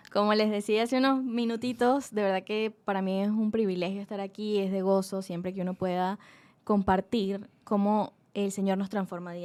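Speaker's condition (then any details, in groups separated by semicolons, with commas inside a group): No condition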